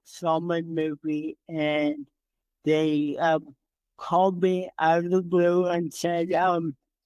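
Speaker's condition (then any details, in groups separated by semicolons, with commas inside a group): Cerebral palsy; from birth, entire left side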